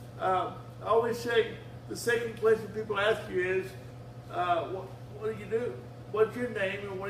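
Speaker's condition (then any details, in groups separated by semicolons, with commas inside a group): Cerebral palsy; wheelchair user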